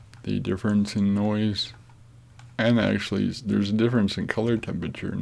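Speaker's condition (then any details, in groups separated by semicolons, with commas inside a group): Cerebral palsy; affects gait and walking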